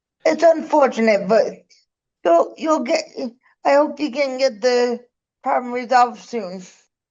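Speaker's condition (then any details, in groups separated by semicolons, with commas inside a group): Cerebral palsy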